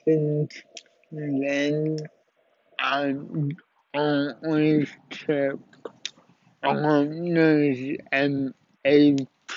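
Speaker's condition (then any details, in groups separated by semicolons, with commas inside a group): Cerebral palsy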